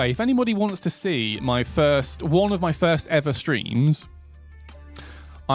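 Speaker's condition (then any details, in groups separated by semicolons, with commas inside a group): No condition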